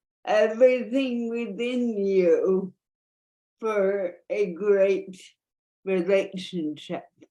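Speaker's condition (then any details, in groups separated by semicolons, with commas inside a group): Cerebral palsy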